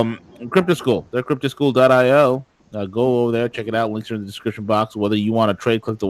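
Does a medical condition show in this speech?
No.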